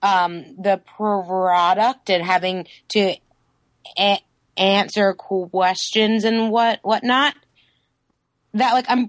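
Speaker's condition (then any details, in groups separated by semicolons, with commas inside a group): Stuttering; variable stuttering, formerly preoccupied with which words would be easier to say, helped by stuttering community; repetitions, relaxed stuttering without struggle, fluent when unable to hear own voice; repeated words, prolonged sounds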